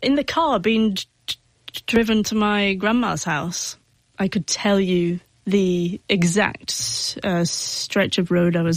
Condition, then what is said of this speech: Stuttering. So I started speaking in a really high, silly voice like this.